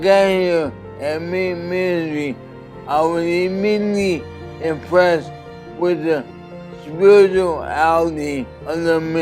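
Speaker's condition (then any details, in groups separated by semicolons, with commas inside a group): ALS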